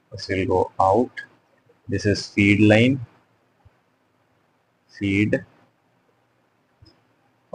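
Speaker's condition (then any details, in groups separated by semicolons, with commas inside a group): No condition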